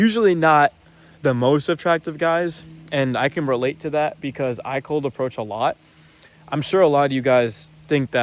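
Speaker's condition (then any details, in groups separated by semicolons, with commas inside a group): No condition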